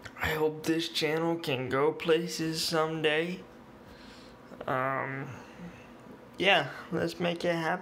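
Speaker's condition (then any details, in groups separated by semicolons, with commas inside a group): Cerebral palsy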